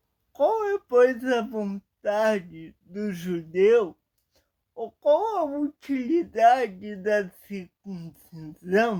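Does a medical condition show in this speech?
Yes: paralysis.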